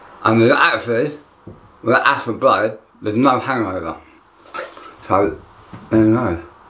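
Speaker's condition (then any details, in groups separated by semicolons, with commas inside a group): Tongue cancer; half tongue removed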